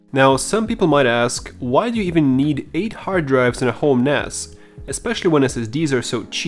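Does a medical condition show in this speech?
No.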